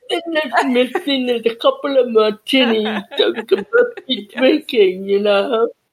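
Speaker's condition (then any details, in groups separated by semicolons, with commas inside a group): Deafness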